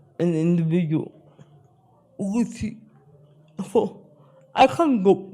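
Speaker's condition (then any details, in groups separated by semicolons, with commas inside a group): Spastic cerebral palsy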